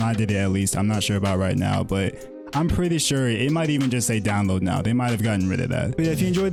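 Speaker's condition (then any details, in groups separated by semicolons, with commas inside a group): No condition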